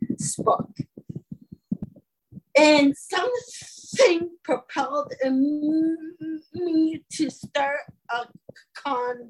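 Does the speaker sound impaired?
Yes: stuttering; attended a speech course; here prolonged sounds, blocks.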